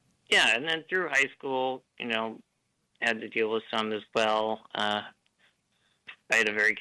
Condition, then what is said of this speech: Muscular dystrophy. So my cadence might be slightly different, but it works well for me.